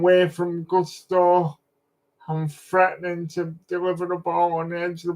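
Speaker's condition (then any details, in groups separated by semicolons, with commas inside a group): Cerebral palsy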